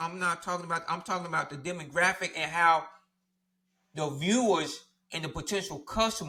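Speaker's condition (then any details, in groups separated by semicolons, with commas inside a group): No condition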